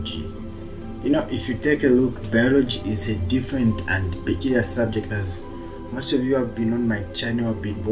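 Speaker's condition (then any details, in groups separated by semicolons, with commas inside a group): No condition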